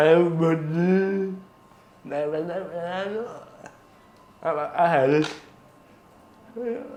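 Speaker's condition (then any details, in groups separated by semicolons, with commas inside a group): Cerebral palsy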